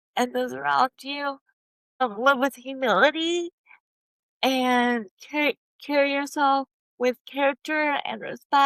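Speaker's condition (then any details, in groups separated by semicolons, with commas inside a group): Cerebral palsy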